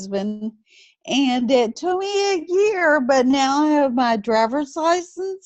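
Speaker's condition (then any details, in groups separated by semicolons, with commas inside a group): Friedreich's ataxia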